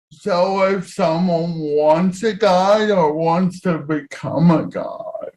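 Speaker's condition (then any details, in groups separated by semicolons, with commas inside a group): Cerebral palsy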